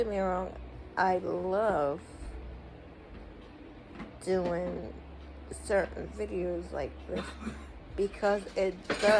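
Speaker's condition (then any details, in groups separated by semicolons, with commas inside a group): Cerebral palsy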